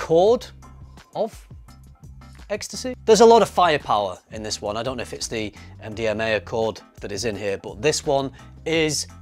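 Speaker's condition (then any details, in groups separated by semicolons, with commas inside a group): No condition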